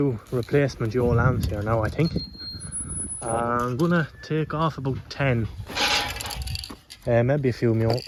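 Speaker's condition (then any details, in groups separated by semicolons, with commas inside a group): No condition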